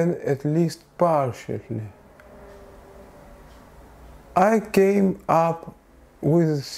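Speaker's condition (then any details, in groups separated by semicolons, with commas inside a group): Parkinson's disease; tremor of hands and body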